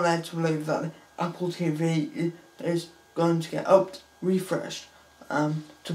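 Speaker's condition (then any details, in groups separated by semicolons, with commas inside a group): Cerebral palsy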